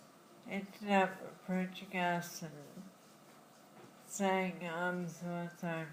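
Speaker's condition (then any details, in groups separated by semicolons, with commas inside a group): Friedreich's ataxia; diagnosed in childhood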